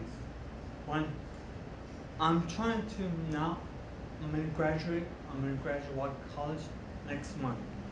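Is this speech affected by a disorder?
Yes: traumatic brain injury; ataxia affecting balance, past powered wheelchair use.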